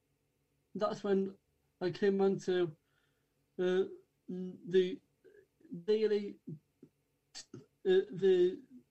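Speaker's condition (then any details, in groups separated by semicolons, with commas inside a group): Down syndrome; from birth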